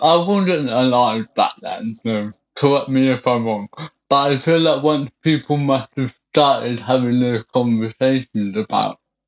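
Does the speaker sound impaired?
Yes: cerebral palsy; birth complications, breathing stopped, cesarean, incubator, walked fine until 5, then physiotherapy, walking frame, wheelchair; sometimes mistaken for drunk or on drugs, cannot drink from glass, uses straw, blowing breathalyzer hard.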